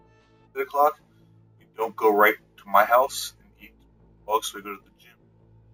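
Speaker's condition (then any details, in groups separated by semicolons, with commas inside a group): No condition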